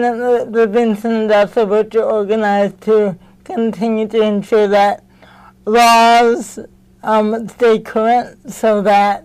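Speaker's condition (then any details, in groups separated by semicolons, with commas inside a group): Mild cerebral palsy; mild, affects speech and gait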